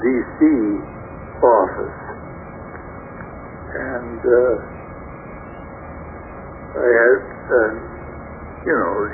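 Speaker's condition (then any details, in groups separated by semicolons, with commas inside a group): Stroke affecting throat muscles; last small stroke affected throat muscles, tough time talking, listener says speech sounds fine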